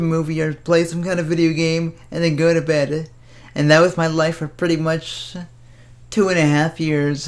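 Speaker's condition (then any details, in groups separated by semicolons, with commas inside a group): Cerebral palsy; speaks fast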